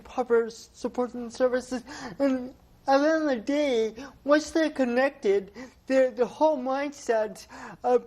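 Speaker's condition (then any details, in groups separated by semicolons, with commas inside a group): Cerebral palsy; talking impacted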